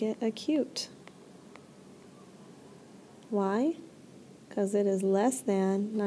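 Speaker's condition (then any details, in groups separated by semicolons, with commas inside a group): No condition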